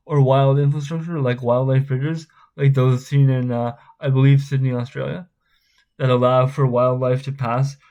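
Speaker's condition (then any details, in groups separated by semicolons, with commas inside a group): Spastic cerebral palsy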